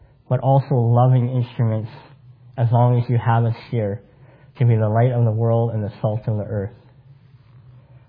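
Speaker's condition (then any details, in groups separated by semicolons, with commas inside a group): Cleft palate; congenital cleft palate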